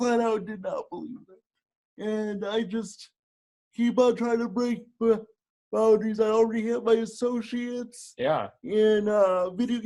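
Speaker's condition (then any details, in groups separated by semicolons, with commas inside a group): Cerebral palsy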